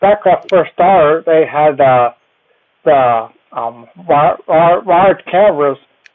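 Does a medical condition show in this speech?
Yes: cerebellar ataxia; team helps up and down stairs.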